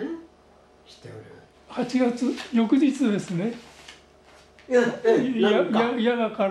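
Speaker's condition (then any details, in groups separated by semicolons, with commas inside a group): No condition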